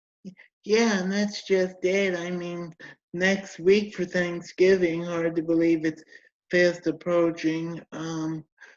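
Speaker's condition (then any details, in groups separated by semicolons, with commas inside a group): Cerebral palsy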